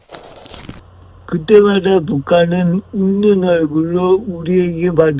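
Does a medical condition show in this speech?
Yes: brain lesion disability.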